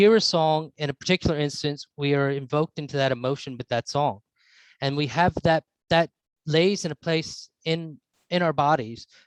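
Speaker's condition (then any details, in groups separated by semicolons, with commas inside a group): No condition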